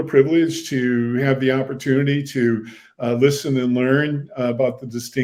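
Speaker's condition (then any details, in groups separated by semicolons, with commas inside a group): No condition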